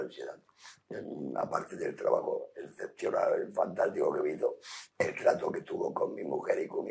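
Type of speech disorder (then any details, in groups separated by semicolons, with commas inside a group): Speech with a voice prosthesis; total laryngectomy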